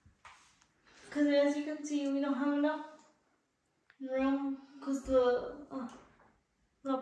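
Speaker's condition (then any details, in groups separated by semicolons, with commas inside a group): Cerebral palsy, spastic quadriplegic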